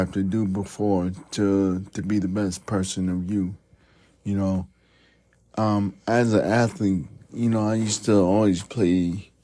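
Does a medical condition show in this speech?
Yes: multiple sclerosis.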